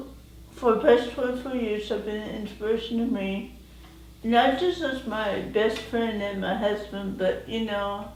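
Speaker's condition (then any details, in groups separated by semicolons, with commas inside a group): Cerebral palsy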